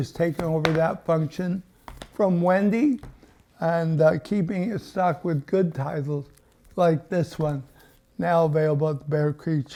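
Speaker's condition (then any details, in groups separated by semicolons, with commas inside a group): ALS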